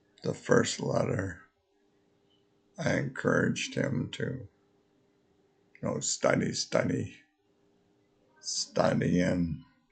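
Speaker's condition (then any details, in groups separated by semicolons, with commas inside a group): Multiple sclerosis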